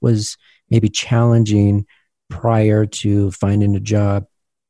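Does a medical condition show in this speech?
No.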